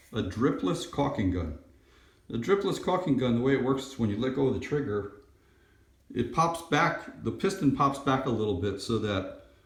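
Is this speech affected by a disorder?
No.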